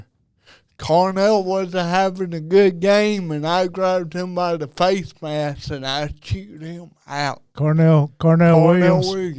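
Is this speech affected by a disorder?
Yes: cerebral palsy.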